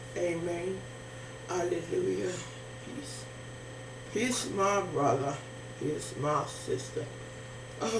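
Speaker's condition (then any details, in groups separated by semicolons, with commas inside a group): Facial palsy; can barely hear own speech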